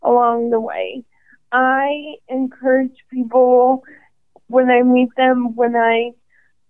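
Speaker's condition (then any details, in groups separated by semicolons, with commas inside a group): ALS; probable category at diagnosis, first symptoms in hand, diagnosed at 27 after 18 months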